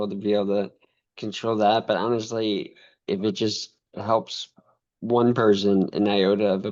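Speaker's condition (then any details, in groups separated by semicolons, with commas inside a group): ALS; cannot speak, types via brain implant, uses cloned voice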